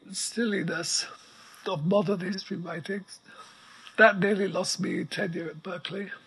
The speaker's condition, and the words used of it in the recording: ALS (motor neuron disease). He requires an apparatus to breathe, which you'll hear in the